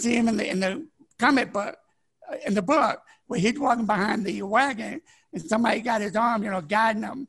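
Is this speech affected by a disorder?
Yes: deafness; born deaf, partially blind, learning disability, sign language learned at 21, broke neck, head injury, two strokes, paralyzed once; could not speak until age ten.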